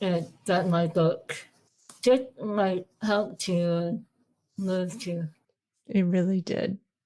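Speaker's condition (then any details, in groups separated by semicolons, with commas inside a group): Moebius syndrome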